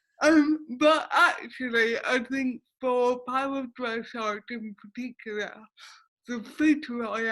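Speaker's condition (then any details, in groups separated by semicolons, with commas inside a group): Cerebral palsy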